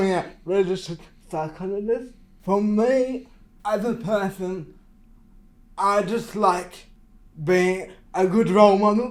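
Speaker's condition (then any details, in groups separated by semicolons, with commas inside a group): Cerebral palsy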